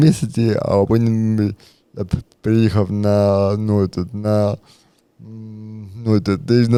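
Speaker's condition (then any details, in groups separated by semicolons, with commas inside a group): Cerebral palsy; affects movement and walking, muscle surgery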